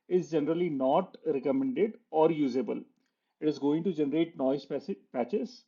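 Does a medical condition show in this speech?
No.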